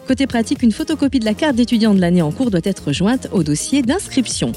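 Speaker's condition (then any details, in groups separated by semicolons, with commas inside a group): No condition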